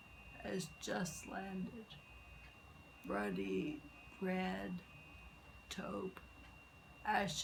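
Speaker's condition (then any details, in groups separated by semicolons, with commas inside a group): Multiple sclerosis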